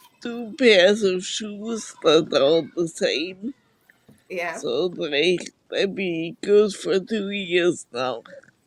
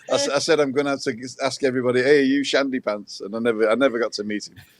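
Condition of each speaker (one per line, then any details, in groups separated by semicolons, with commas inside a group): Multiple sclerosis
No condition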